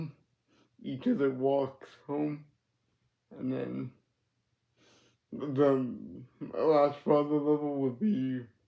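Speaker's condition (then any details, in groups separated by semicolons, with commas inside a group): Cerebral palsy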